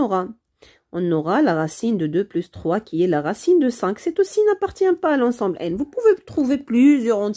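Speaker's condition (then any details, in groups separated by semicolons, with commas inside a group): No condition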